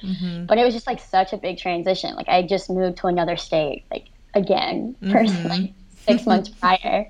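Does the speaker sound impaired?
Yes: cleft lip and palate; severe congenital cleft lip and palate.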